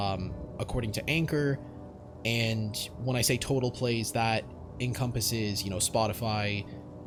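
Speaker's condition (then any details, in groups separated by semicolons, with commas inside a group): No condition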